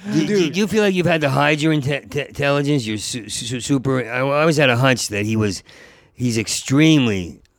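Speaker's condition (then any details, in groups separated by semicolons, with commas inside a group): Stuttering; long-standing stutter since college years, always stuttered in job interviews; still stutters in conversation; part-word and whole-word repetitions, fluent when telling stories, doing characters or imitating people; repeated sounds, prolonged sounds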